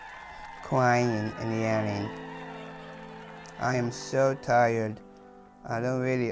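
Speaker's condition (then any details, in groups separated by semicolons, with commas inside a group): Down syndrome, trisomy 21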